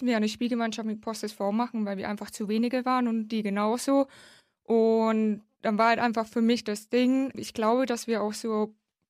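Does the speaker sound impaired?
Yes: hard of hearing since birth; congenital severe hearing loss, nearly deaf, detected at age three, left cochlear implant since age nine; left cochlear implant held by magnet, loss over 55 decibels, rain problematic, partial sign language.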